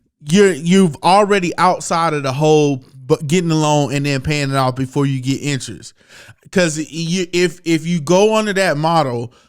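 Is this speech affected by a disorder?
No.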